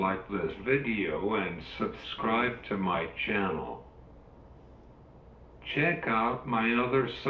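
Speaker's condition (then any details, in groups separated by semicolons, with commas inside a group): Cerebral palsy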